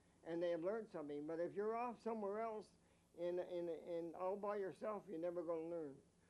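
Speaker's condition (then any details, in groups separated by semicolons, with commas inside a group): Mild cerebral palsy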